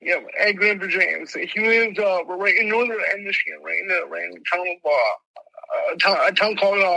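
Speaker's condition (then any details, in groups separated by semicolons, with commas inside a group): Mild cerebral palsy; speech impediment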